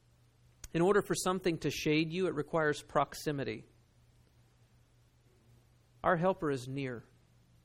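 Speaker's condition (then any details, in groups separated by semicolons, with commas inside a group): No condition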